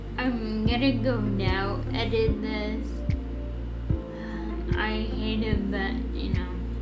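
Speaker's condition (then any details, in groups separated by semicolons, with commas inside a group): Friedreich's ataxia; ankle fusion surgery; almost one year on Skyclarys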